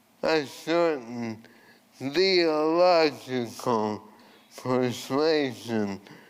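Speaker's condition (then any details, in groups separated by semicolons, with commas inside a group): ALS; voice changed from earlier resonant voice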